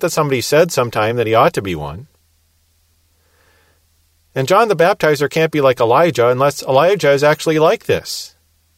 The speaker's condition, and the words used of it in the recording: None; typical speech.